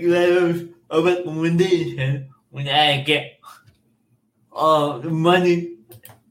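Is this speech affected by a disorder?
Yes: cerebral palsy; cerebral palsy from birth, caused by oxygen loss at birth, affects motor skills; speech impairments, speech therapy from age seven with jeff in orlando, school speaking device declined.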